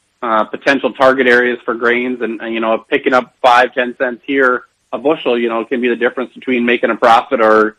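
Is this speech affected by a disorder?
No.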